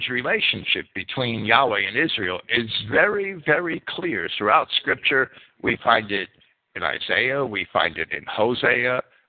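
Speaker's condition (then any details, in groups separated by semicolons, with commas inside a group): No condition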